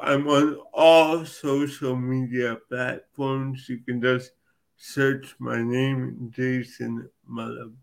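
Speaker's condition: Cerebral palsy; from birth

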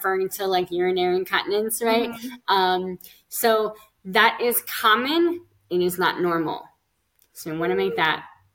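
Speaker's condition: Cleft lip and palate; speech therapy

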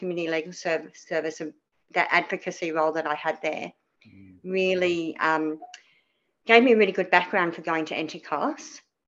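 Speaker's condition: Cleft palate; dental services

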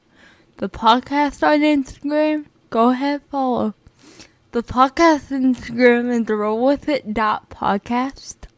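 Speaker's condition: Cerebral palsy; chronic illness and disability; recent health issues, about three-month break from podcasting

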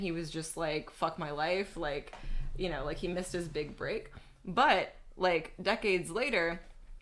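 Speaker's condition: No condition

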